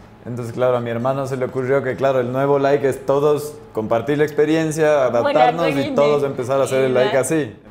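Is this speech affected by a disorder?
No.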